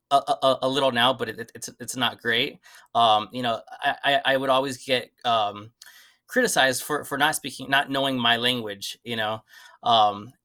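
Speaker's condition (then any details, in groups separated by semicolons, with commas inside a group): Stutter; stutter since childhood, never addressed as stuttering, talked a lot and fast, constantly told to slow down; adult, repeats words, gets stuck on words, often cannot start sentences, stutter also obstacle in Spanish; word repetitions, blocks at sentence start, stutters in Spanish too; repeated sounds, repeated words, blocks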